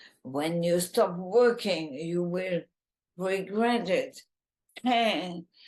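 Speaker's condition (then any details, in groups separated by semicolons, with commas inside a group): ALS, bulbar form, bulbar onset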